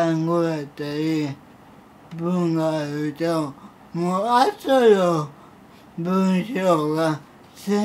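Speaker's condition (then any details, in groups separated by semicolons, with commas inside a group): Cerebral palsy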